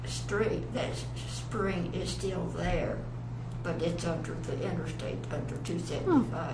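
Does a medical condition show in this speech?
Yes: Parkinson's; long-standing, onset many years earlier; finishing speech therapy; swallowing affected, low volume, mumbling.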